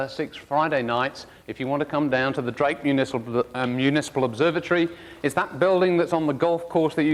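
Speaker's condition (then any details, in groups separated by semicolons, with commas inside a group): No condition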